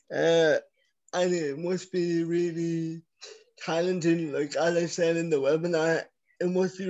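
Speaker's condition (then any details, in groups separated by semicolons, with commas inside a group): Cerebral palsy; from birth, scoliosis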